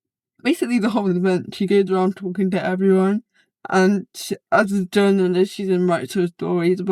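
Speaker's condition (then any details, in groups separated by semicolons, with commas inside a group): Cerebral palsy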